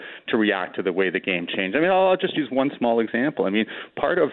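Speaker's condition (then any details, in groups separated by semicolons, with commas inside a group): No condition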